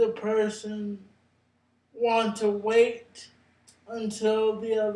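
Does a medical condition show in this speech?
Yes: cerebral palsy; brain injury.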